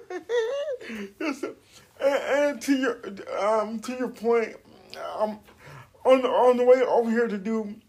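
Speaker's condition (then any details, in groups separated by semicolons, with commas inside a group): Cerebral palsy; uses wheelchair, age 42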